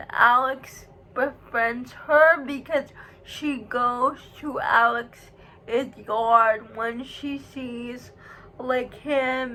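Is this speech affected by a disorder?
Yes: cerebral palsy; uses wheelchair.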